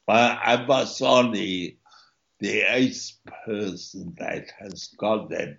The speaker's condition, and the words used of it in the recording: Stroke. And I mean, you still can hear it that I have a speech impediment, but in my case, it's uh, because I'm on the right side of my body.